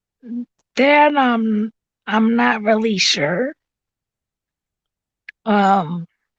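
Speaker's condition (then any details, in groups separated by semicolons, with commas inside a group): Cerebral palsy; tracheotomy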